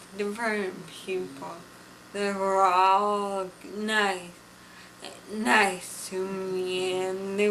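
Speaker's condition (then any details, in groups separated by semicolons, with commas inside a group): Traumatic brain injury; tracheostomy later removed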